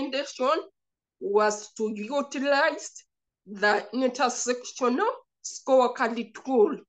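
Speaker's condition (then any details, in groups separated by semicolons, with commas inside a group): Cerebral palsy; from birth, uncontrollable whole-body shaking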